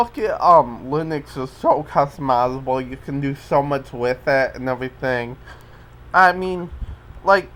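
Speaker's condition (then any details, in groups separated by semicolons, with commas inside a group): Cerebral palsy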